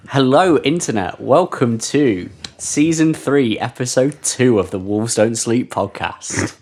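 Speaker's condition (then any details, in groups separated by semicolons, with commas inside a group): No condition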